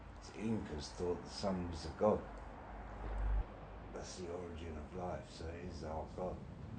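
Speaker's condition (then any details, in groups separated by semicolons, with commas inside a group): Brain injury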